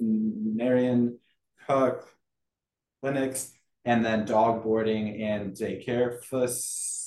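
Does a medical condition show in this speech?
Yes: stuttering; stuttering since childhood; varies by situation, more fluent when confident, healthy and feeling good; here repeated sounds, blocks.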